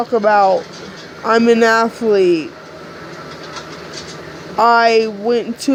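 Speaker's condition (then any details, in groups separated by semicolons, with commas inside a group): Cerebral palsy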